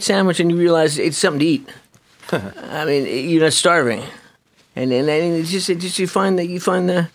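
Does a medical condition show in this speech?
Yes: Parkinson's disease; young onset, diagnosed at age 29, told at diagnosis of about 10 years left to work; recent spinal surgery in april, massive rehabilitation, walking alone without cane by august.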